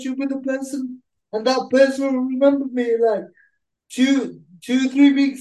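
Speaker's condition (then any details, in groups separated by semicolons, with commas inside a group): Cerebral palsy; uses a wheelchair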